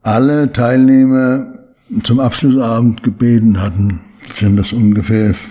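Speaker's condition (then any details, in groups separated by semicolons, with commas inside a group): Parkinson's disease; slowed movements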